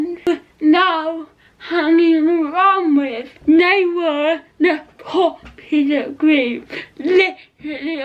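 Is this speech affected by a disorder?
Yes: cerebral palsy; not quadriplegic.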